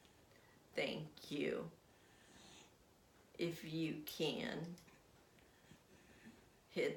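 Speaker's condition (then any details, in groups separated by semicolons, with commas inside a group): Essential tremor; affects legs as well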